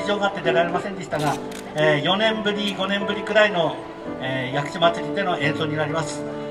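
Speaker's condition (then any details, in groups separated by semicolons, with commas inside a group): No condition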